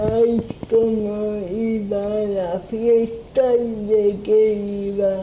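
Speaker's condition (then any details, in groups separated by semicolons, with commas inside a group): Cerebral palsy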